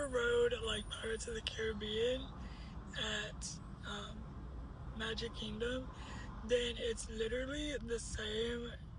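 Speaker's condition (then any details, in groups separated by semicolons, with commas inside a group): Cerebral palsy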